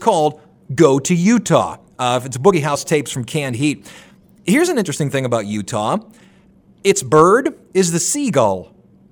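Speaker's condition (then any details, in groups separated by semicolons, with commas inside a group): No condition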